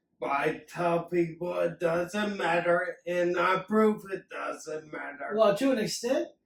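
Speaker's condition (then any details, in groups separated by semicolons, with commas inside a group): Acquired and hereditary ataxia; voice improved since starting training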